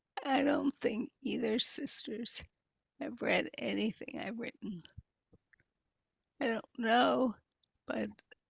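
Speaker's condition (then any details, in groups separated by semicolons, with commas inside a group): Multiple sclerosis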